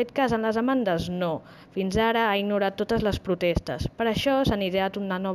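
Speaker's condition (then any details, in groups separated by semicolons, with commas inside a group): No condition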